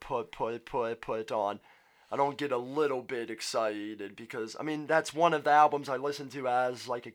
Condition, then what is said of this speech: Stuttering. I started playing guitar and singing because I found out I don't stutter when I sing.